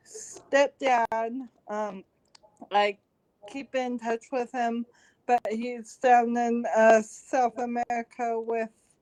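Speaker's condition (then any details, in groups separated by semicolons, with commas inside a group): Cerebral palsy; since birth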